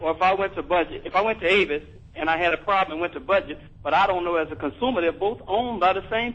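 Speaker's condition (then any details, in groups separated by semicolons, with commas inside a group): No condition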